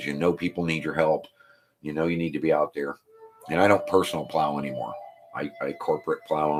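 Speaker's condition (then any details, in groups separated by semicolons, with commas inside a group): No condition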